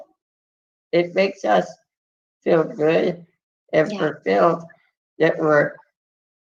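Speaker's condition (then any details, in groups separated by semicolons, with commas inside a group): Muscular dystrophy; multiple surgeries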